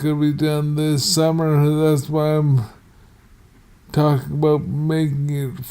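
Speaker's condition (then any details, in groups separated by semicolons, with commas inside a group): Multiple sclerosis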